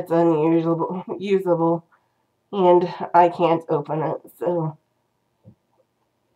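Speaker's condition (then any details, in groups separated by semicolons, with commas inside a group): Cerebral palsy; first word not said quite right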